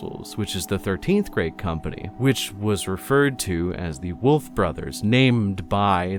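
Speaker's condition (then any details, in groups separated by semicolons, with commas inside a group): No condition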